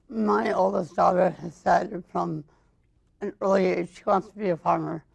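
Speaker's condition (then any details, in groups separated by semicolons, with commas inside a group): Cerebral palsy, mild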